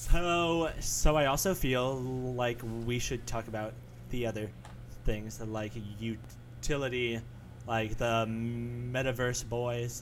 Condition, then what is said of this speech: Stuttering. Because when whenever you talk the way I do, and then some days you you would just have a bad talking day, mm.